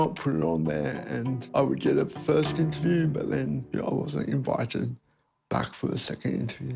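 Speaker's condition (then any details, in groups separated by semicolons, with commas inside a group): Cerebral palsy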